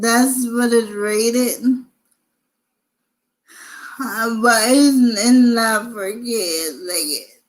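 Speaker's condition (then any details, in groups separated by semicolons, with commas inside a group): Cerebral palsy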